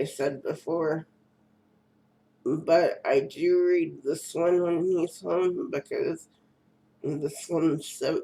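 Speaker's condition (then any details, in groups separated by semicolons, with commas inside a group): Cerebral palsy; first word not said quite right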